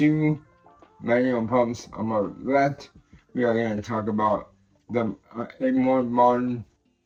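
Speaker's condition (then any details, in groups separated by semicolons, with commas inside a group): Cerebral palsy; tends to mess up words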